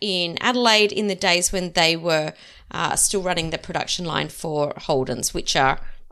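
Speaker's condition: No condition

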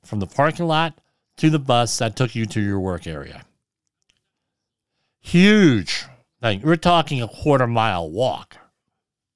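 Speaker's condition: Cleft lip and palate

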